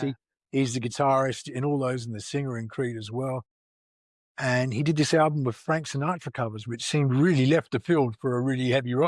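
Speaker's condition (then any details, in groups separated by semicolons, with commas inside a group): No condition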